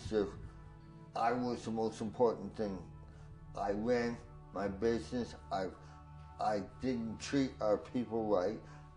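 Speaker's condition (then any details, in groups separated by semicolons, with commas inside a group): Voice box damage from tracheostomy; about 30 to 32 years since injury, cannot write, lost fine motor skills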